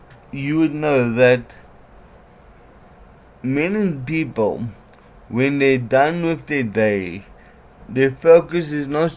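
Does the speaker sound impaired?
Yes: cerebral palsy; learned speech special-needs school.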